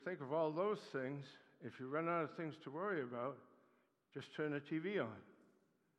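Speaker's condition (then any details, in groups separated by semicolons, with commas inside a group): Parkinson's disease; neuropathy attacks nerves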